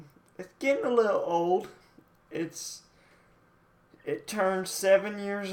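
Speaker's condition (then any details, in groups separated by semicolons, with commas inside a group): Cerebral palsy, mild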